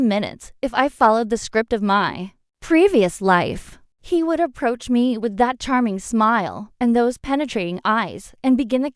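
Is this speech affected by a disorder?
No.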